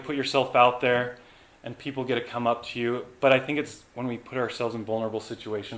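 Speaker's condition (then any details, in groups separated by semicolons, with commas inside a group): No condition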